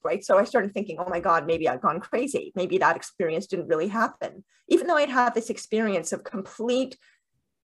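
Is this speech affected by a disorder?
Yes: deafness with cochlear implants; two cochlear implants.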